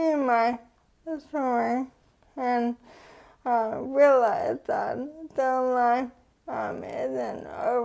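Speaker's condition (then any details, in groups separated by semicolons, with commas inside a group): ALS; affects legs and voice; voice affected and slowing down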